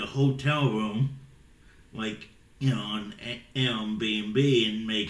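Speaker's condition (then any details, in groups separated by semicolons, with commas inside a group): Cerebral palsy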